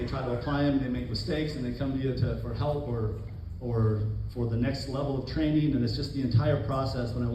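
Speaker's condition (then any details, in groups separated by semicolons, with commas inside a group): No condition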